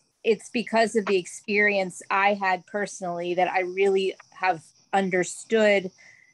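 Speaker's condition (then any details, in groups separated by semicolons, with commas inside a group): No condition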